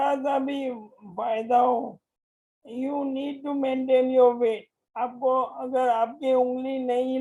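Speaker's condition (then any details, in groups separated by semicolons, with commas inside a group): Motor neuron disease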